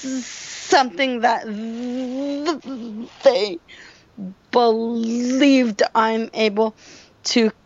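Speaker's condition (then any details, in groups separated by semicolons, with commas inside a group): Stuttering; developmental stutter since starting to talk, childhood speech therapy with speech pathologist Lisa Avery; stuttering audible during interview, finds stuttering exhausting; stutters more with opposite sex, therapy taught slower blended speech, cannot sustain it in job interviews; prolonged sounds, blocks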